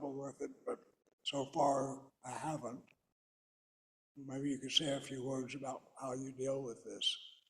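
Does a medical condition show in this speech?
Yes: Parkinson's disease; unstable handwriting.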